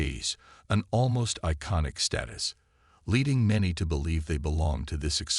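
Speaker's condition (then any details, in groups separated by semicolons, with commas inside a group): No condition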